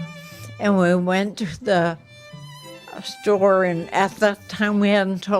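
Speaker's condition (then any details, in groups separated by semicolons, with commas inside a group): Ataxia; affects motor skills and voice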